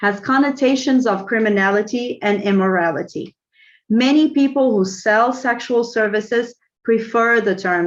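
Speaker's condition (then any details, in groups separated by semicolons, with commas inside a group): No condition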